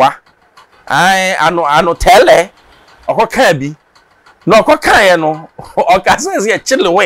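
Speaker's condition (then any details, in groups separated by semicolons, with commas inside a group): No condition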